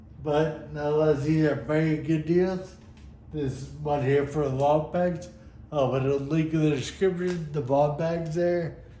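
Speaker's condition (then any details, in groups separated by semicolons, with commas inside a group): Friedreich's ataxia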